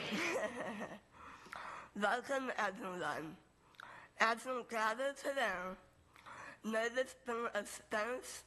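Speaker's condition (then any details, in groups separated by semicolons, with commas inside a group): Moebius syndrome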